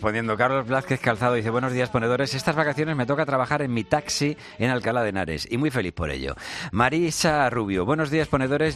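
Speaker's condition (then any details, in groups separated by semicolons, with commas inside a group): No condition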